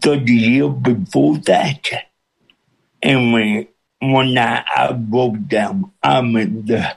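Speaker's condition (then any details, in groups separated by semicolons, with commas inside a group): Cerebral palsy with speech impediment; John Hayes feared nobody could understand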